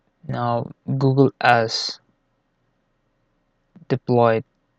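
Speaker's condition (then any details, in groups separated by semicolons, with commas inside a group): No condition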